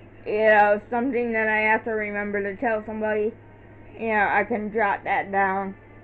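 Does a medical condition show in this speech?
Yes: cerebral palsy.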